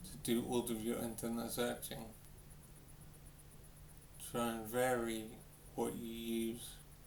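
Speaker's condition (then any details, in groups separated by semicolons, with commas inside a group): Brain injury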